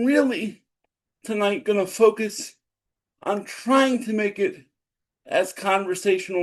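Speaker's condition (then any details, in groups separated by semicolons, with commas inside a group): Cerebral palsy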